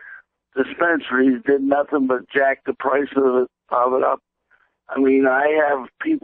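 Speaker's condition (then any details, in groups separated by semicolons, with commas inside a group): Cerebral palsy; present since birth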